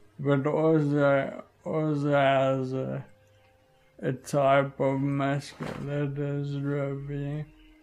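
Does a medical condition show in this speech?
Yes: Friedreich's ataxia.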